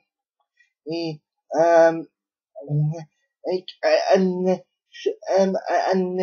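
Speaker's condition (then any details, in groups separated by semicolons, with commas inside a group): Cerebral palsy; unable to walk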